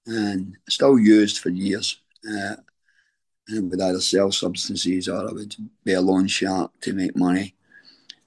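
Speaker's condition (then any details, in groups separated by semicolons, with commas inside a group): Throat cancer treatment effects, stage 4 throat cancer; radiotherapy and tracheostomy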